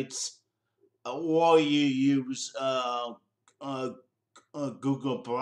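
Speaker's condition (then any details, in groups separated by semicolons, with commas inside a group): Cerebral palsy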